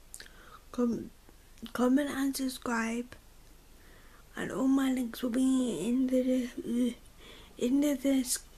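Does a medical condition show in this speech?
Yes: cerebral palsy.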